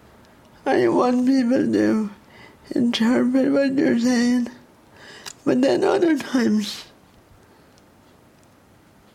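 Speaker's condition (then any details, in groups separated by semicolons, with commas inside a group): Cerebral palsy; childhood speech therapy over 20 years ago, disliked, felt aimed at removing Pavee accent; no current speech therapy, not wanted; poor voice control, slow, hard to understand, big words take breath, thought drunk on phone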